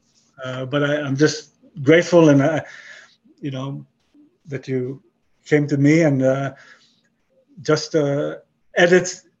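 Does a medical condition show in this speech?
Yes: aphasia after stroke; struggles to carry a conversation on interesting subject matter.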